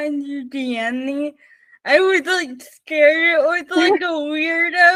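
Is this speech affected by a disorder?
Yes: spastic cerebral palsy, mixed.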